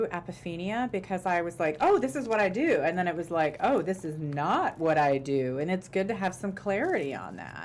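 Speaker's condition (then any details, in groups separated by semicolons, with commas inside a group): No condition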